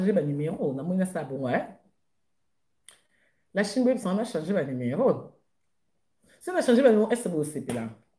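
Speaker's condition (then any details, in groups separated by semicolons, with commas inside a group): No condition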